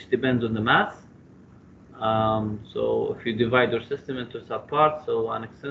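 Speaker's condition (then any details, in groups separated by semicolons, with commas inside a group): No condition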